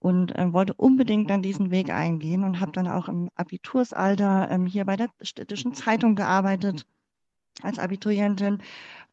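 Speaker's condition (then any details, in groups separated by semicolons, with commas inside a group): Cleft palate; congenital, born in former GDR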